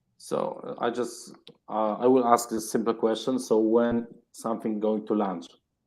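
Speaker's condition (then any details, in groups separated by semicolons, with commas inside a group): No condition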